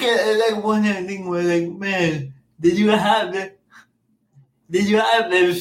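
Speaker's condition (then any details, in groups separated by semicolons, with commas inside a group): Cerebral palsy; speech therapy from age seven with jeff in orlando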